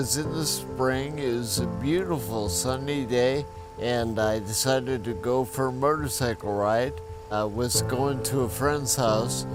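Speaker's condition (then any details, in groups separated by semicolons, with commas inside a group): Traumatic brain injury; accident, affected memory, walking, speech, nervous system; long recovery; speech relearned after injury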